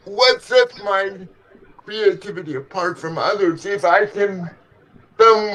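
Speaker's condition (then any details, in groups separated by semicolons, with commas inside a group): Cerebral palsy; legs affected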